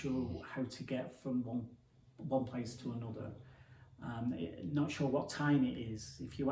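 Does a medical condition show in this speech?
No.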